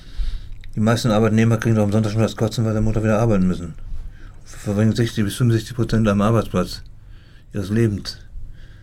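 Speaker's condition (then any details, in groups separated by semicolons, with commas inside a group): Parkinson's disease; says speech, cognition and memory not affected by Parkinson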